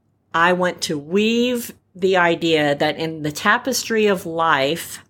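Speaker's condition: Repaired cleft palate, cleft palate without cleft lip; uses voice for radio hosting

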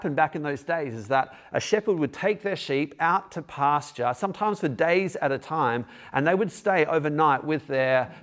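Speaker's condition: No condition

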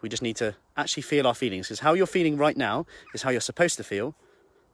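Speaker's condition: No condition

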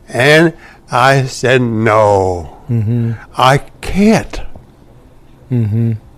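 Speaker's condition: Stroke; speech affected

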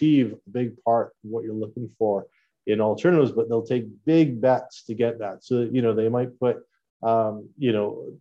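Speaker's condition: No condition

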